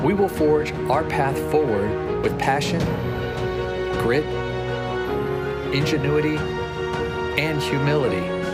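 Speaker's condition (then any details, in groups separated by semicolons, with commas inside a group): No condition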